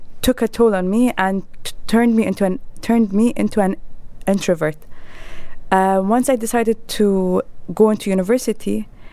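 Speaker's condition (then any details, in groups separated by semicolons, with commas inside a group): Stuttering; stutter since age 3, family history, younger brother stutters, unnoticed until seventh grade; actively self-managed, awareness of stuttering moments, analyzing feelings, acceptance reduced stammer; stammer may go unnoticed in English, much more noticeable in Arabic; repeated sounds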